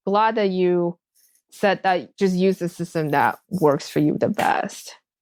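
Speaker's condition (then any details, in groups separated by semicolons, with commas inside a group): No condition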